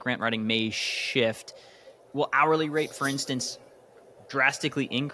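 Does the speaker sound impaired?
No.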